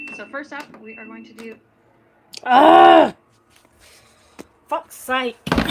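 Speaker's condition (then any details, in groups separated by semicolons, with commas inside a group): No condition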